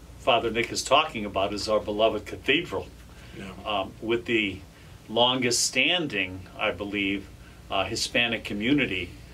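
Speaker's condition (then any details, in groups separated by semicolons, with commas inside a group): No condition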